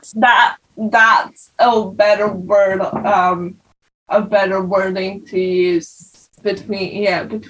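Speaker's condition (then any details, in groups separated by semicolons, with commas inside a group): Cerebral palsy; non-progressive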